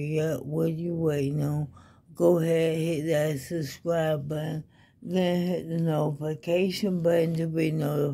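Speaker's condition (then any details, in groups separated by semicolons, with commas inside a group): ALS; needs help with daily activities, fatigue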